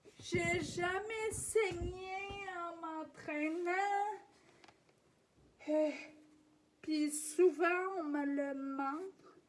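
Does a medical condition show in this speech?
Yes: ataxia; degenerative.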